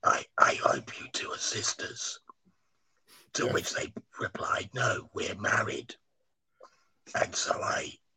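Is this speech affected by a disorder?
Yes: laryngectomy after cancer; voice box removed after cancer, cancer survivor; speaks and street preaches without voice box.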